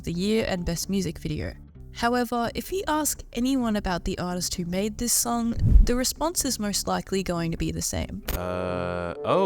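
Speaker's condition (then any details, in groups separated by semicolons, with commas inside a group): No condition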